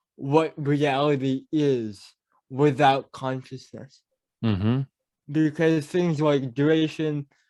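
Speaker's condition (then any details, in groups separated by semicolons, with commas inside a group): Cerebral palsy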